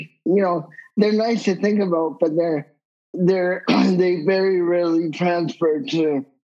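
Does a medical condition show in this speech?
Yes: cerebral palsy; wheelchair user.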